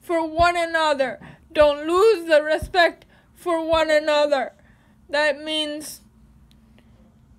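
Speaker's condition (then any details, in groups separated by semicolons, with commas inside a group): Cerebral palsy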